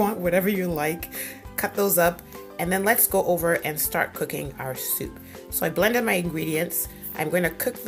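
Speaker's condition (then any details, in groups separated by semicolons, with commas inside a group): No condition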